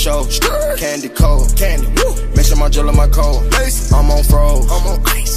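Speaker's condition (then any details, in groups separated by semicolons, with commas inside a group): No condition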